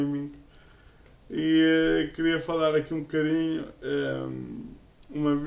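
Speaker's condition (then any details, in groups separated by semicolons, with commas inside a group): Cerebral palsy; uses a wheelchair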